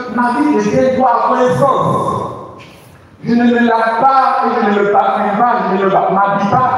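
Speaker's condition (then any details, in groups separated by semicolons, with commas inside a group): No condition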